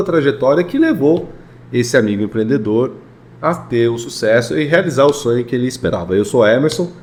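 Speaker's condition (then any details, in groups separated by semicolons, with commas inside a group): No condition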